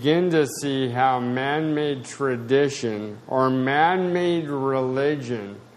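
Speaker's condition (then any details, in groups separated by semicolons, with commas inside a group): Spasticity, mild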